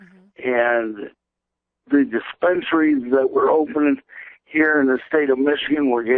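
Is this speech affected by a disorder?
Yes: cerebral palsy; present since birth.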